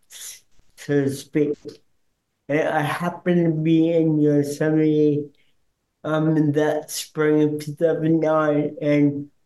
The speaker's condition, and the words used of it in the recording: Cerebral palsy. I had just gotten used to his speech impediment, which he calls his accent.